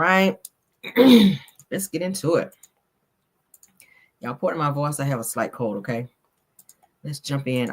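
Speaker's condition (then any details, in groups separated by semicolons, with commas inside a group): No condition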